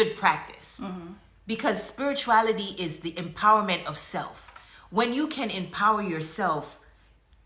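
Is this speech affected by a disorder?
No.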